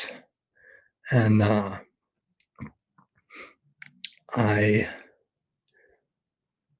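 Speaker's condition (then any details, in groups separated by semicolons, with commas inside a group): ALS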